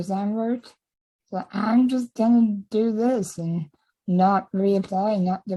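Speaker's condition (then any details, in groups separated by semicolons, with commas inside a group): Spinal muscular atrophy type 2; type 2, limbs affected, contractures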